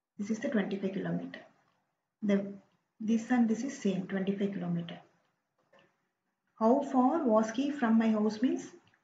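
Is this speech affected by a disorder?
No.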